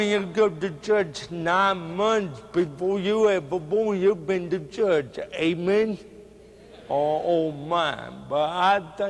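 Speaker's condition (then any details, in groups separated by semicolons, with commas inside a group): Cerebral palsy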